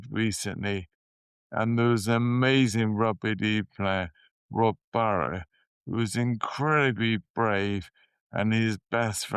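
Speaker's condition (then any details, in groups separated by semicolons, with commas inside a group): Motor neurone disease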